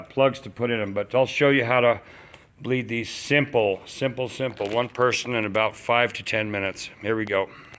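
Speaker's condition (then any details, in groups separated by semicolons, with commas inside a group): No condition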